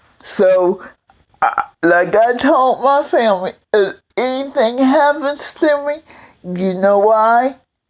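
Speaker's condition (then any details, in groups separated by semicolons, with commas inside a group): Cerebral palsy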